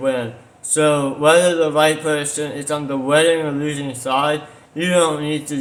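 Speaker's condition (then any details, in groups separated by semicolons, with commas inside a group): Tongue cancer surgery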